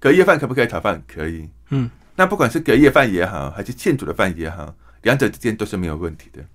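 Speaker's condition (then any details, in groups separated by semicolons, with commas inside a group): Hearing impairment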